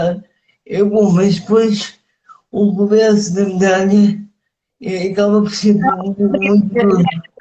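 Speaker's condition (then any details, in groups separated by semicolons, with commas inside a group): Cerebral palsy; speech affected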